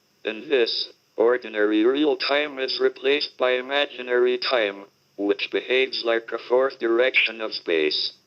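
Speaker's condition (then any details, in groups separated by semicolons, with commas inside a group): Motor neuron disease (ALS), speech-generating device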